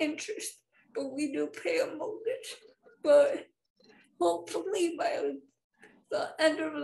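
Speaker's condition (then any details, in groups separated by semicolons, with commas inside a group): Spastic cerebral palsy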